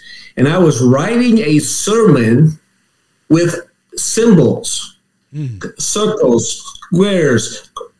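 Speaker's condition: Aphasia; left-brain stroke during AFib ablation, brief right-sided weakness, church speech coach from first week; aphasia group of about 15, speech therapy, aphasia center, talks better than some, preaching again; reading, writing on waking, reading returned first, speaking slower, long couldn't say therapy

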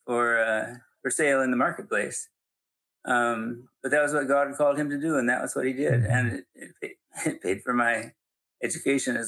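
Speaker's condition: Parkinson's; Parkinson's diagnosed about 6.5 years earlier, gradually somewhat worse, not debilitating; still teaching and speaking publicly

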